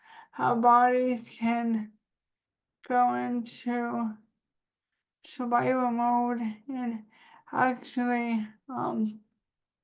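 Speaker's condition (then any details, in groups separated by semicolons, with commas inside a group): Cerebral palsy; spasticity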